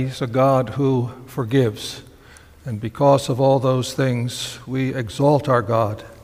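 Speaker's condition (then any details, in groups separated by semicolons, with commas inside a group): No condition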